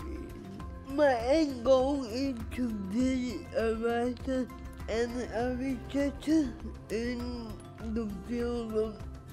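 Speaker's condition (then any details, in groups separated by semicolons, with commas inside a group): Cerebral palsy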